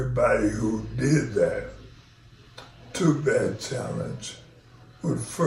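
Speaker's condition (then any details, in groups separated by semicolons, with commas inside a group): ALS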